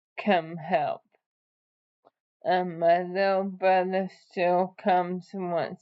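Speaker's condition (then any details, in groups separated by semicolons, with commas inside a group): ALS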